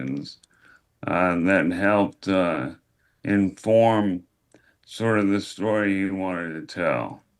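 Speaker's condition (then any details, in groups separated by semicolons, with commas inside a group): ALS; likely bulbar form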